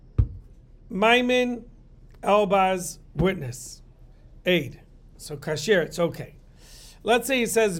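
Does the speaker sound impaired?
No.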